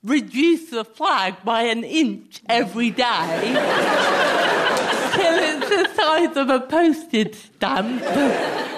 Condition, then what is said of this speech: Cerebral palsy. And by the way, don't you think speech impediment is a really bloody hard thing to say as well?